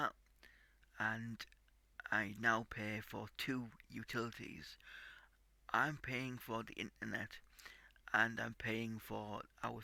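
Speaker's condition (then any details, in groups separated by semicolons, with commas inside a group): Cerebral palsy; tight muscles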